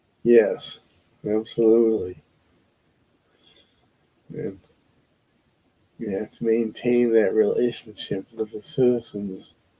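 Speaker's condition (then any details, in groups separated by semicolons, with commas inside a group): Parkinson's disease; loses train of thought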